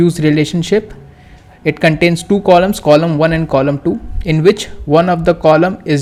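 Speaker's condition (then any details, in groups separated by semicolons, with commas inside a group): No condition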